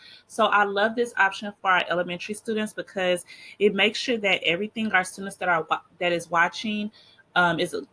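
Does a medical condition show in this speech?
No.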